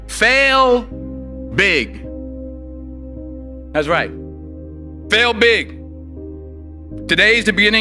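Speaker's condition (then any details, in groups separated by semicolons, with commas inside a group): No condition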